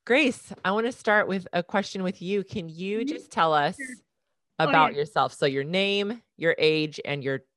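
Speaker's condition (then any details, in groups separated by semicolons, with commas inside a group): No condition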